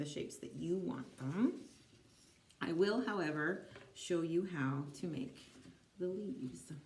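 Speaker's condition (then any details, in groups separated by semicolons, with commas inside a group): No condition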